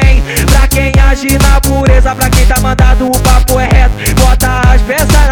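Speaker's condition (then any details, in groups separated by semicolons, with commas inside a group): No condition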